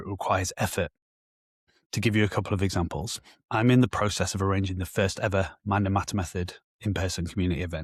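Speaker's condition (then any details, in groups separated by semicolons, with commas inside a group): No condition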